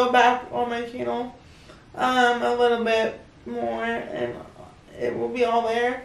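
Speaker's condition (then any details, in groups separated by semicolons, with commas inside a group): Cerebral palsy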